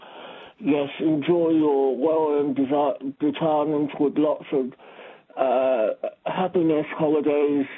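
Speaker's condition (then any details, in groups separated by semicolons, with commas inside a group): Speech impediment; disability; sometimes fumbles answers when calling in to radio program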